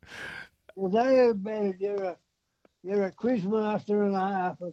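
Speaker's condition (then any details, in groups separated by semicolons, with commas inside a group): Parkinson's; tremor; hand shaking, shaking the table, changed hands during call; voice coming in and out on call, possibly from tremor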